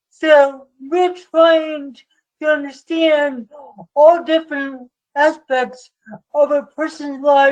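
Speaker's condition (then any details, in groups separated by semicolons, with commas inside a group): Cerebral palsy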